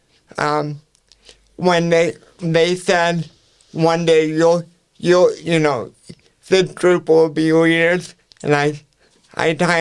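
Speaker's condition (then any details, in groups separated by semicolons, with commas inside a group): Cerebral palsy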